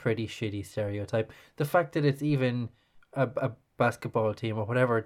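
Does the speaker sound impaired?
No.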